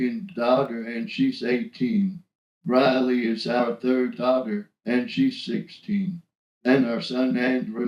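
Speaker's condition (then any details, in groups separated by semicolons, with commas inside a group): ALS (Lou Gehrig's disease), speech-generating device; ALS, spread to right arm then legs; onset three and a half years ago, no hand use, eye-controlled wheelchair; speaks only via eye-gaze device with banked voice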